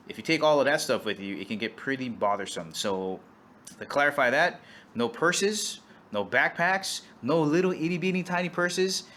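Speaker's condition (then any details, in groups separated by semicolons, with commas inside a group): No condition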